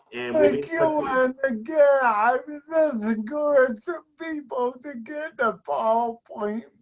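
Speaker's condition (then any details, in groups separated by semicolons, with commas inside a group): Speech and mobility impairment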